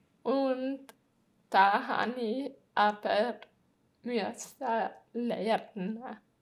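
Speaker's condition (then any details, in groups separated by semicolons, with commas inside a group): Multiple sclerosis; autoimmune disease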